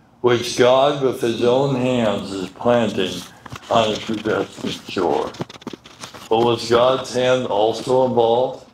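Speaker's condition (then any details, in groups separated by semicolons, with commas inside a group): Medical condition affecting speech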